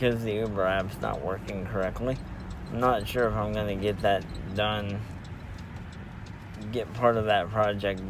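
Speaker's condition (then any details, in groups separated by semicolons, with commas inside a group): Spastic diplegia cerebral palsy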